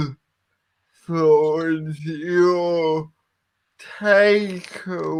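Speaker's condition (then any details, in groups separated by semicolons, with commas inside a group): Cerebral palsy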